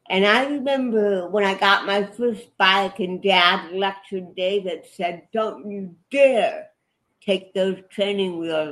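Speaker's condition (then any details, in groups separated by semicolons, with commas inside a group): Cerebral palsy; affects body movements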